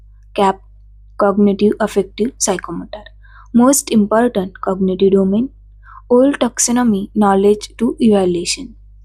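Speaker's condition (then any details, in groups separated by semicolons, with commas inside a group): No condition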